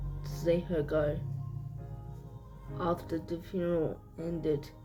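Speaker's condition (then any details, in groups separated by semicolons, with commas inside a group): Cerebral palsy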